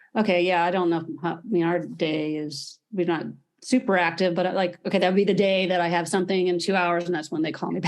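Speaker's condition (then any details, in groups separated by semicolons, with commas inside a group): No condition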